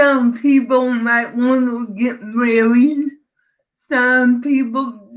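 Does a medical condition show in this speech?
Yes: cerebral palsy; from birth.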